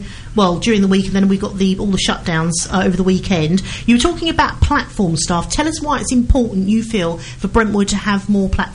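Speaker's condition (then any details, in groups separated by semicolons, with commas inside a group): No condition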